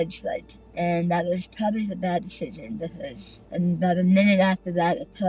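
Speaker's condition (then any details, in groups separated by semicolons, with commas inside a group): Tongue removal for cancer; entire tongue removed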